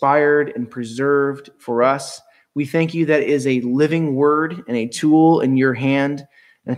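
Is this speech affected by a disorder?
No.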